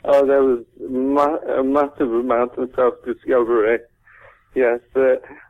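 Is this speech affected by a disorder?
Yes: cerebral palsy; present from birth.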